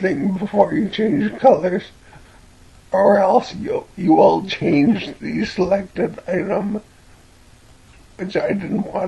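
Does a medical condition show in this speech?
Yes: cerebellar ataxia from brain tumour.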